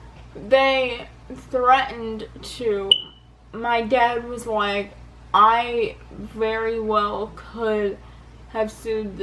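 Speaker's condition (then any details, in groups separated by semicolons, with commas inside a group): Cerebral palsy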